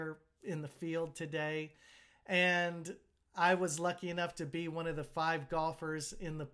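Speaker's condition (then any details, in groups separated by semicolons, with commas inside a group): No condition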